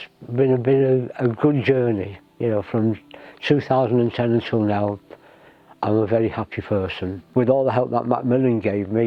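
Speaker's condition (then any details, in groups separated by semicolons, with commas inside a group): Mouth cancer surgery; began as cheek ulcer, surgery with skin grafts, one saliva gland; stage T3, radiotherapy, chemotherapy, on medication; mouth dries when talking, tongue and lip swelling affect speech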